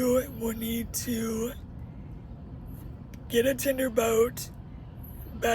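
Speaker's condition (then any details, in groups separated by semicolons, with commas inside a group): Cerebral palsy; uses a wheelchair; voice permanently damaged, may be hard to understand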